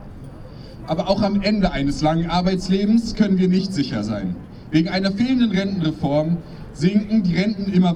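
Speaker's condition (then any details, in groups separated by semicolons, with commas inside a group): No condition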